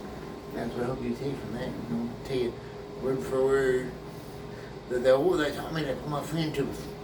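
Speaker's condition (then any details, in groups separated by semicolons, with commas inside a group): Brain injury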